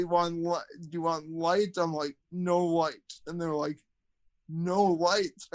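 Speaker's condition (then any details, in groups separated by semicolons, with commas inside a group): Cerebral palsy, spastic quadriplegia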